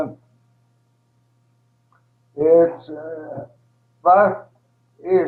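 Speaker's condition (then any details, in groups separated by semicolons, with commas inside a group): ALS, primary lateral sclerosis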